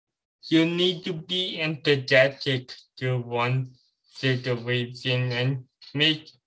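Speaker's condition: Cerebral palsy

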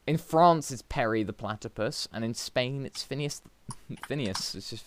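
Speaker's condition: No condition

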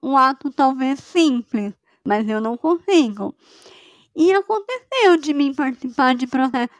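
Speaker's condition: Cleft palate; nasal air escape, extra vocal fold effort for intelligibility, hoarse or voiceless after long speaking

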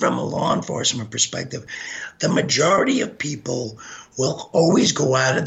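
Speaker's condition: Gunshot injury to voice box; from Oak Creek Sikh temple shooting

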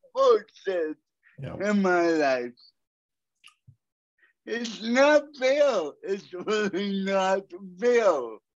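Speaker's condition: Cerebral palsy; 37 years with condition

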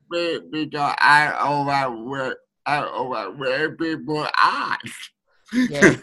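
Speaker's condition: Speech needing a translator

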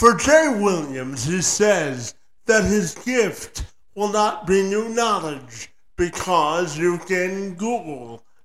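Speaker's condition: Spastic quadriplegia cerebral palsy; affects legs

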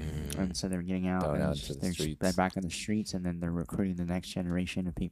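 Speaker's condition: Cleft lip and palate

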